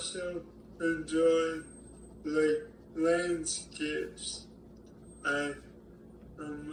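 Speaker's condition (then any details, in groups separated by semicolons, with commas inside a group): ALS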